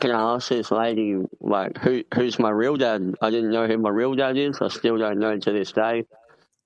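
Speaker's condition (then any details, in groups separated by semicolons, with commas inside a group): Cleft palate; congenital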